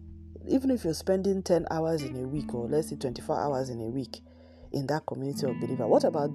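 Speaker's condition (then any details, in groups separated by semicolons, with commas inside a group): No condition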